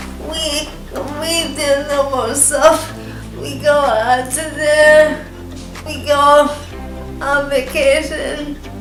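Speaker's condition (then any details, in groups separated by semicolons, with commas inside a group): Cerebral palsy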